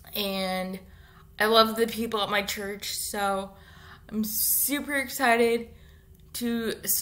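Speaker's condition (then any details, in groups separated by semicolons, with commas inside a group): Cerebral palsy; infant ventilator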